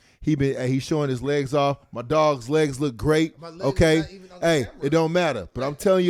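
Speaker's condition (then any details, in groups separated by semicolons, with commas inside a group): No condition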